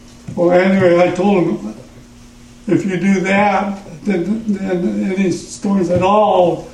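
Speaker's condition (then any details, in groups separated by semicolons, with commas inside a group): Parkinson's; trouble in the throat when speaking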